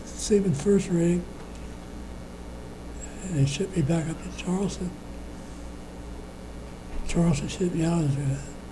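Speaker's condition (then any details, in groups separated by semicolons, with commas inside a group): Parkinson's disease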